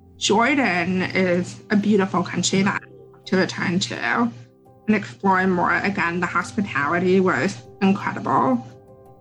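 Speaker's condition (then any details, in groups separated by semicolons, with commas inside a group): Deafness; had speech therapy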